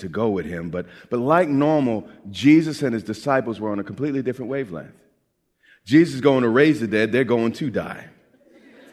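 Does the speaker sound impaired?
No.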